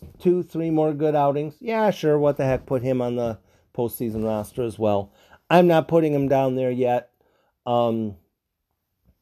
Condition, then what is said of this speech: None; typical speech.